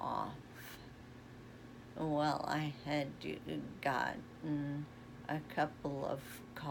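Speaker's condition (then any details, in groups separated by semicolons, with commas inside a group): Essential tremor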